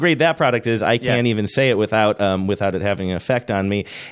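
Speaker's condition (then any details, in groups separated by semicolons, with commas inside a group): No condition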